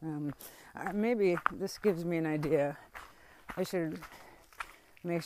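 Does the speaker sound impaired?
No.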